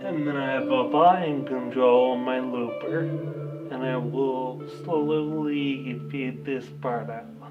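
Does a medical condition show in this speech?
Yes: ataxia; slight slurring.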